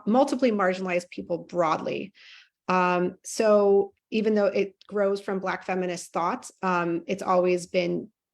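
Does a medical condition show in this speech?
No.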